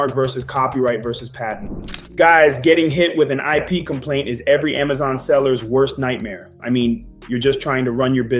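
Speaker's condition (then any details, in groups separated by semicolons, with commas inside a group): No condition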